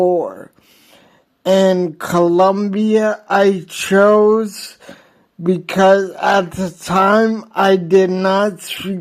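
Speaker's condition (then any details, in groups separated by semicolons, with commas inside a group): Hydrocephalus with shunt failure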